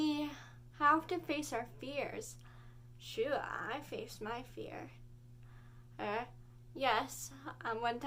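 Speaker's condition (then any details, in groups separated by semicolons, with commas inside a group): Cerebral palsy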